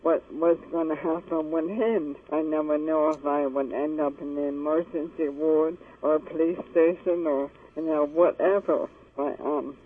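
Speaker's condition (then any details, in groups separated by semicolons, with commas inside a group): ALS; ALS diagnosed 1986, 23 years ago, given 3 to 5 years, major decline in first 3 years, wheelchair user; lost ability to cough, choked on saliva, choking resolved with cannabis, speech improved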